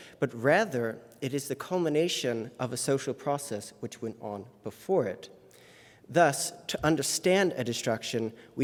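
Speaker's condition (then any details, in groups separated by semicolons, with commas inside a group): No condition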